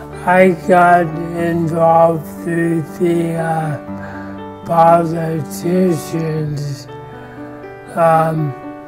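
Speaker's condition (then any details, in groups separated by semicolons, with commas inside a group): ALS; speech onset; about one year since speech onset, daily fatigue; losing clear speech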